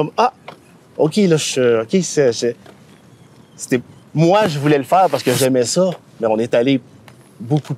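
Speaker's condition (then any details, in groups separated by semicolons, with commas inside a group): No condition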